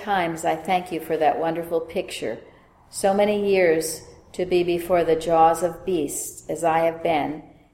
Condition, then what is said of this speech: No condition.